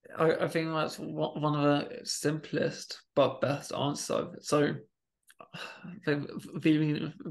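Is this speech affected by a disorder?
Yes: stammer; lifelong, delayed first word, severe in childhood, feared never speaking, taught sign symbols, weekly speech therapy first 10 years; stammers more on bad days, stammered a lot when anxious; here repeated words, prolonged sounds.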